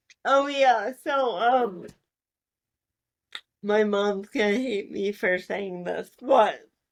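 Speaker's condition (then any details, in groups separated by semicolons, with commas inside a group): Cerebral palsy; spasticity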